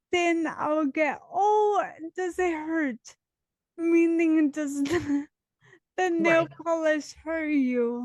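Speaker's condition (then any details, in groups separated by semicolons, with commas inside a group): Dystonia; dystonia from infancy, DBS implanted, wheelchair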